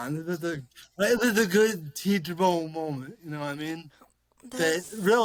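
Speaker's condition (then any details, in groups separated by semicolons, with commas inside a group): Cerebral palsy; speech affected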